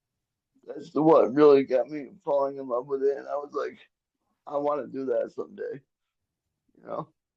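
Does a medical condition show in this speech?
Yes: cerebral palsy; quadriplegic from birth, brain injury from brain bleed at birth, arms and legs affected, cannot walk; relies on personal care attendants (PCAs) for getting around and daily care.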